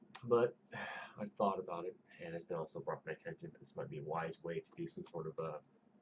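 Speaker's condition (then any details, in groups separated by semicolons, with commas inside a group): No condition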